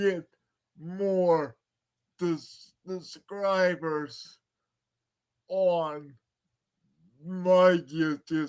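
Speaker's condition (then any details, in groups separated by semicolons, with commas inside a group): Cerebral palsy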